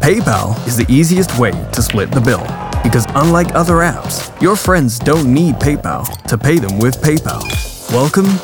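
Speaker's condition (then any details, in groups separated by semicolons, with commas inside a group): No condition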